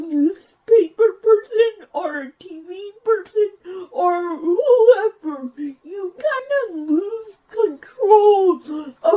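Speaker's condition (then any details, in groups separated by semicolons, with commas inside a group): Physical speech impairment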